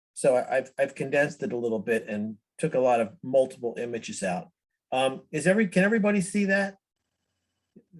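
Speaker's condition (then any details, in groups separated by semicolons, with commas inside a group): No condition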